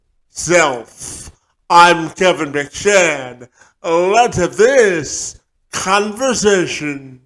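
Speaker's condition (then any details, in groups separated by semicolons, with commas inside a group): Cerebral palsy; since birth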